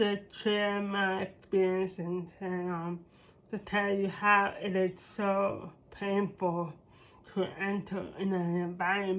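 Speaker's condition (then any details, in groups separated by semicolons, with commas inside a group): Cerebral palsy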